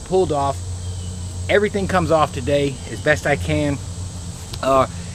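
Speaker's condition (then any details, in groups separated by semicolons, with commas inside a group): No condition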